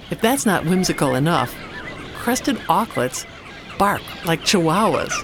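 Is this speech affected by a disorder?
No.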